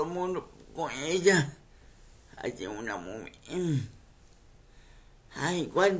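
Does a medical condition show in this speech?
Yes: cerebral palsy; speech affected by condition.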